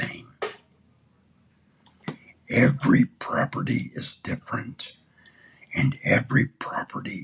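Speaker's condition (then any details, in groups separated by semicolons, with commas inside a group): Throat cancer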